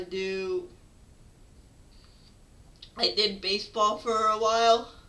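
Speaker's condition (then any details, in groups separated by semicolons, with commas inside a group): Cerebral palsy; affects speech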